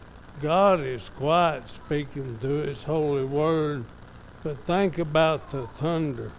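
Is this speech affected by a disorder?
Yes: ALS; somewhat affected, evident today.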